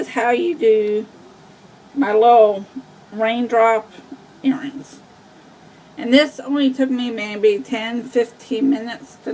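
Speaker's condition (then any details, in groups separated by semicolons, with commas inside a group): Cerebral palsy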